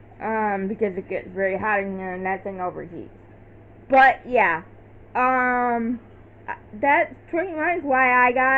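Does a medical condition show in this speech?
Yes: cerebral palsy.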